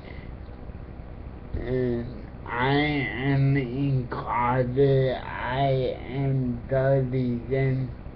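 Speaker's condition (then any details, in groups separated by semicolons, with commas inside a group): Cerebral palsy; affects speech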